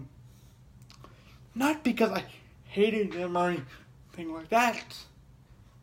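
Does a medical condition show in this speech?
Yes: cerebral palsy.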